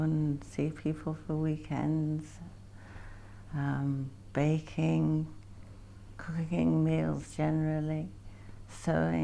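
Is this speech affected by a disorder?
Yes: Parkinson's disease; blank facial expression.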